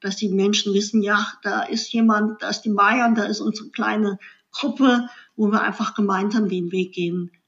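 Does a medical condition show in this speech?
Yes: cleft lip and palate; after accident five months tube feeding, saliva swallowing not allowed, later esophagus surgery.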